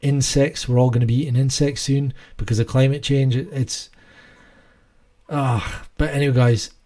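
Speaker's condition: No condition

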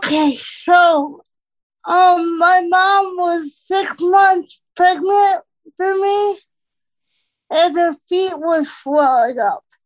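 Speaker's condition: Cerebral palsy; diagnosed age 2

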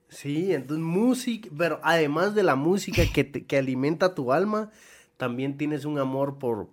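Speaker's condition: No condition

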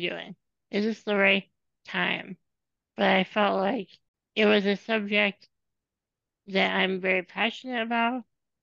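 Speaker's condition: Spinal muscular atrophy; from birth

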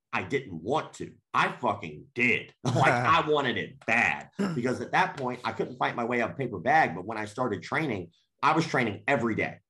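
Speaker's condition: Cleft lip and palate

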